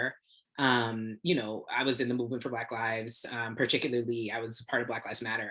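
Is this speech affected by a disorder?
No.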